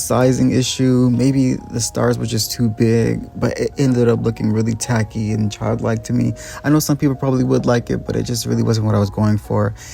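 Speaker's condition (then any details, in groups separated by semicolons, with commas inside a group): No condition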